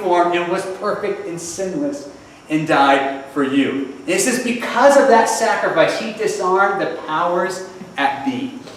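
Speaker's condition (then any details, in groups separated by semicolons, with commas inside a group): No condition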